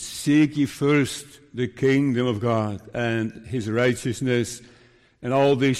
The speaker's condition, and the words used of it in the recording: Parkinson's disease. I know that I now sometimes stutter and blur words, ...